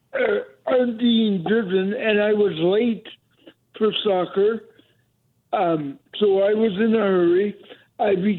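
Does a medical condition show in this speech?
Yes: cerebral palsy; speech impediment, voice more heightened when tense or nervous, may be heard as aggressive.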